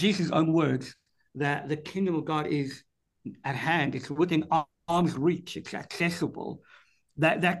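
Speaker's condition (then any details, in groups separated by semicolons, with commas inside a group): Cleft palate; speech impediment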